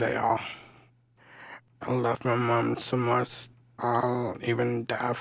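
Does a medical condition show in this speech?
Yes: Down syndrome; adult; one word misheard by listener, repeated to clarify.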